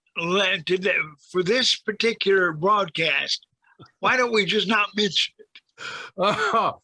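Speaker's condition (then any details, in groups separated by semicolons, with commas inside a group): Cerebral palsy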